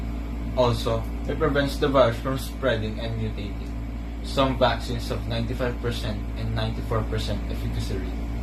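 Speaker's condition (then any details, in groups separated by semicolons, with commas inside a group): No condition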